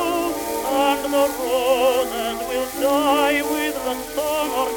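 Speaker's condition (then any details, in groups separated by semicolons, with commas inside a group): No condition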